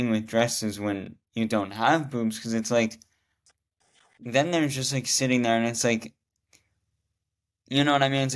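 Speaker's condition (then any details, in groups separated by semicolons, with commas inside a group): Rare muscular dystrophy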